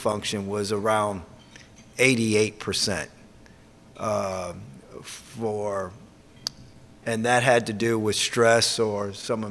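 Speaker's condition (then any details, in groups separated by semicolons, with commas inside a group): No condition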